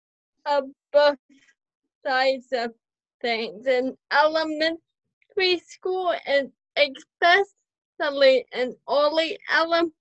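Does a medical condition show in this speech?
Yes: cerebral palsy; mild spastic quadriplegic, since birth.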